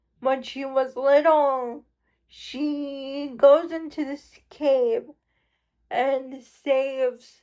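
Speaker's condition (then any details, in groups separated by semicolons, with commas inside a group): Cerebral palsy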